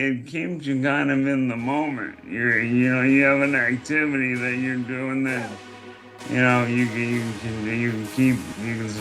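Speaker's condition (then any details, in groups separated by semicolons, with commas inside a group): ALS; likely bulbar form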